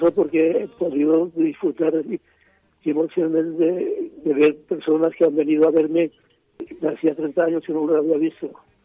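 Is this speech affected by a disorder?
Yes: Parkinson's disease; Parkinson's disease diagnosed six months after retirement, a brain disorder affecting movement; age 77, 12 years since diagnosis, followed by neurologist.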